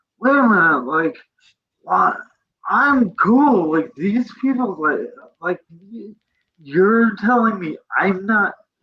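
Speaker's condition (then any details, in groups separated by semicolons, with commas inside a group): Cerebral palsy; present from birth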